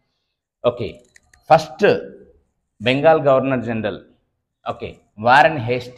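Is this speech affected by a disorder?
No.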